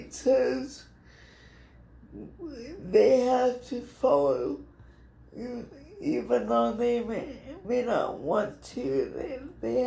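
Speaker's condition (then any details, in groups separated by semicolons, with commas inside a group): Cerebral palsy; dystonia in hands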